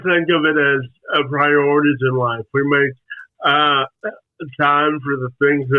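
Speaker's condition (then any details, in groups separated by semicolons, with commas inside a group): Spastic quadriplegic cerebral palsy; age 32, medical options exhausted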